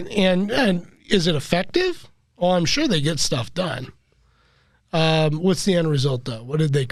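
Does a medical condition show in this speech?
No.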